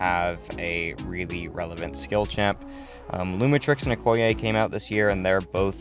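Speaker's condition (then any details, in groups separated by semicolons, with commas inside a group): No condition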